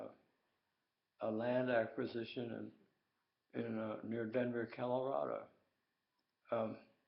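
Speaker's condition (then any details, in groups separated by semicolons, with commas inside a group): Tongue cancer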